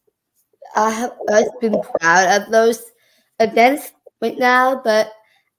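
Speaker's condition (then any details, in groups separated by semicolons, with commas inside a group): Down syndrome; age 14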